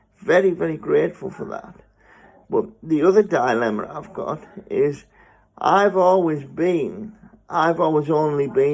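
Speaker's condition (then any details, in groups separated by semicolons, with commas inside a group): Spastic cerebral palsy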